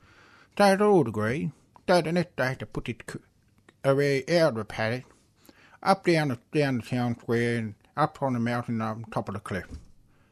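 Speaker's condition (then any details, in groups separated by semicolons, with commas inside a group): Hearing loss with cochlear implants; left 2-3 years later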